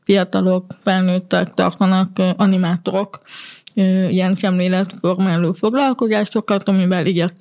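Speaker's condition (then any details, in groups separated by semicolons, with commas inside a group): Hearing impairment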